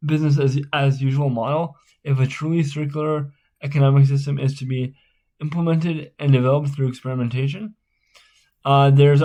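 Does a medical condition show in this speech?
Yes: spastic cerebral palsy.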